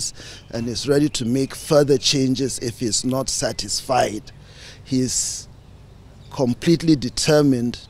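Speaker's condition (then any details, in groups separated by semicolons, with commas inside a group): No condition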